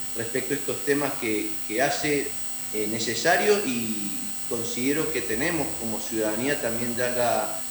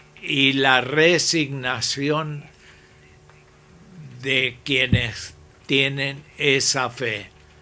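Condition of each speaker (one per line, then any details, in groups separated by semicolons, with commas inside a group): No condition
ALS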